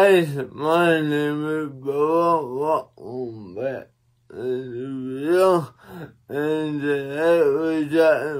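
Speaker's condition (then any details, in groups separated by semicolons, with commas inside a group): Cerebral palsy; one hand affected; atypical speech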